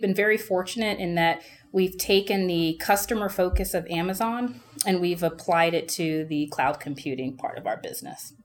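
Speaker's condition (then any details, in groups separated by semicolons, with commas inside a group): No condition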